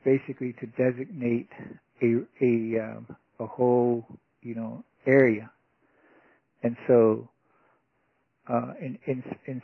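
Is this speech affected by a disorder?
No.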